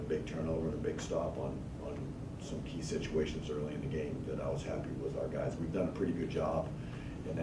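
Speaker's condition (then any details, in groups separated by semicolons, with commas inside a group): No condition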